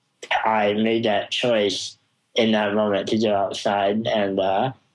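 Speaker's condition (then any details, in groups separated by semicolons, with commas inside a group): Spinal muscular atrophy; congenital progressive wasting, never walked, crawled or sat unassisted, wheelchair from age 2, little limb control; progressive weakness affecting every muscle including legs, arms, jaw and tongue; jaw and tongue weakness affects speech, sounds mumbly, sometimes difficult to understand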